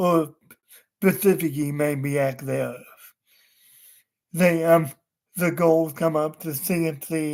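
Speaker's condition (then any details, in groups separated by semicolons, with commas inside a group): Cerebral palsy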